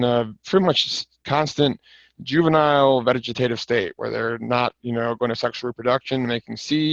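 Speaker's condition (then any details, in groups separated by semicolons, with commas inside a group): No condition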